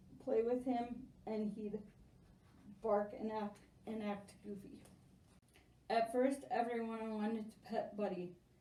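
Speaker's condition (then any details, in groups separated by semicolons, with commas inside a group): Spastic quadriplegic cerebral palsy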